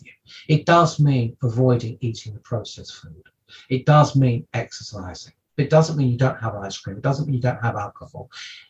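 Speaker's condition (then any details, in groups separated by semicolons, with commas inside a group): No condition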